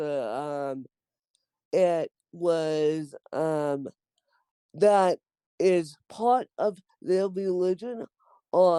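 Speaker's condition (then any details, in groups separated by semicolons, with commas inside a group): Cerebral palsy, mixed, moderate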